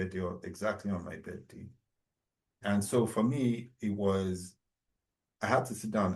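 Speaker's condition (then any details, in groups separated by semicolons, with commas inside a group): No condition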